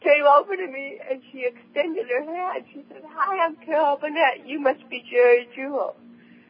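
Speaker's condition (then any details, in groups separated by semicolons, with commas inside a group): Cerebral palsy; present from birth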